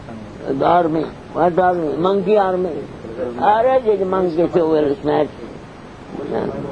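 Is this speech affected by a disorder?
Yes: deafness; cannot hear audience questions.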